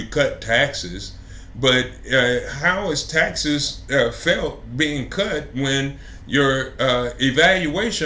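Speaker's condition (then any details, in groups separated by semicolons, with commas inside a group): No condition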